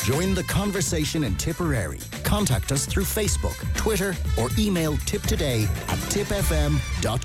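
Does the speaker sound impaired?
No.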